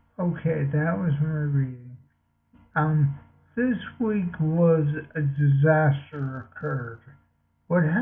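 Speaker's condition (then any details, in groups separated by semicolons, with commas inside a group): Multiple sclerosis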